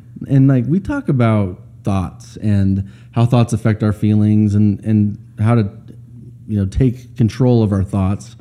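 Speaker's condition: No condition

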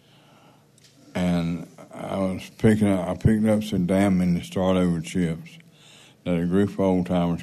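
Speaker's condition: Parkinson's

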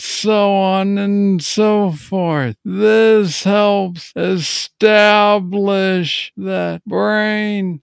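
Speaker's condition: Parkinson's disease; diagnosed at age 35, lost sense of smell (anosmia), self-devised daily sniff therapy with four essential oils; smell improving, able to identify coffee roast, baseline smell test with follow-up in 4 months; clear on good days, slurred words when off, intelligibility varies between episodes

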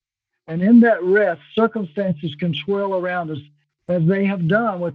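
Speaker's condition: No condition

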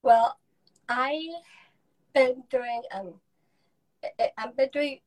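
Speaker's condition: Down syndrome; present from birth, lifelong

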